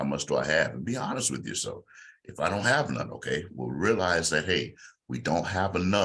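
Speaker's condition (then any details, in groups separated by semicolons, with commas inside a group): No condition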